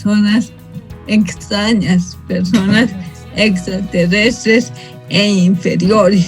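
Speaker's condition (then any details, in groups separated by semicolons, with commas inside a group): Cerebral palsy from birth; from birth, lack of oxygen, affects motor, language, posture; speech and language affected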